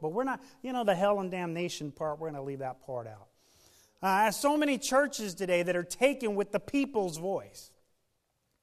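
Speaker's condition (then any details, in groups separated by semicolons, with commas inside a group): No condition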